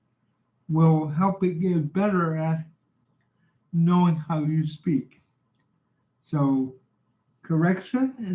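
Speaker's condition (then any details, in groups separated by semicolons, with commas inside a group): Cerebral palsy; reliable voice, uses voice control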